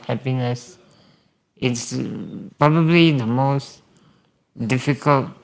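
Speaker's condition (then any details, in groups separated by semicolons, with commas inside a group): Spinal muscular atrophy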